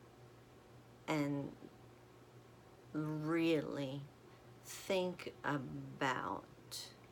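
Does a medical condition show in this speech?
Yes: essential tremor; minor voice tremor, earlier voice unaffected.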